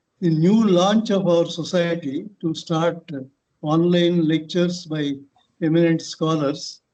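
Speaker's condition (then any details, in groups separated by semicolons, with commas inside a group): No condition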